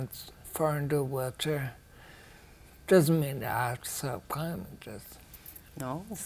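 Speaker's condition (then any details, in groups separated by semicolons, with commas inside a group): Ataxia; rare, progressive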